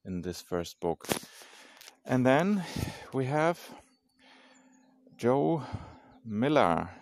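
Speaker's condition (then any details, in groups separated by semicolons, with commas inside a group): No condition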